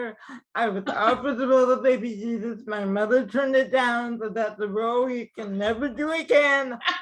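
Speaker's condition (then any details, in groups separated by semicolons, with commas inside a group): Cerebral palsy, mild; mildly affected speech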